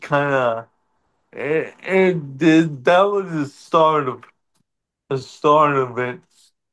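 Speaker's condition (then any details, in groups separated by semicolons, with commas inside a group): Cerebral palsy; wheelchair over the years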